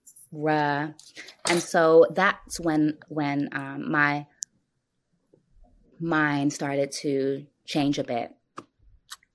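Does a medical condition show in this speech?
Yes: stuttering; stuttering since childhood, very severe when younger; still stutters during recording; stutter audible, as warned at the start; used social media to avoid always talking; here repeated words, blocks.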